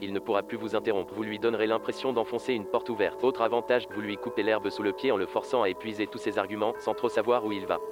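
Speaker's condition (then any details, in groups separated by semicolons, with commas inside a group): No condition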